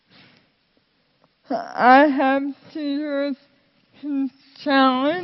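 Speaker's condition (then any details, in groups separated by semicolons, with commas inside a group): Friedreich's ataxia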